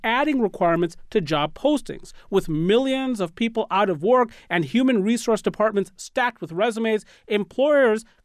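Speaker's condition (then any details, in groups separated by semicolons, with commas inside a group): No condition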